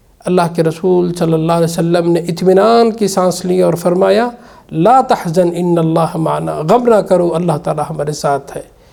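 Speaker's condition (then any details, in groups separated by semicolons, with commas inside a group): No condition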